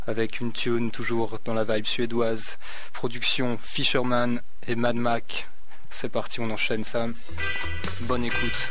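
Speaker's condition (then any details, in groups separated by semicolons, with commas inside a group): No condition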